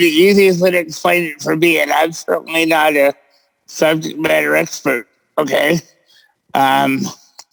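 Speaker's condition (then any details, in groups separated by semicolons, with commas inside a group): Cerebral palsy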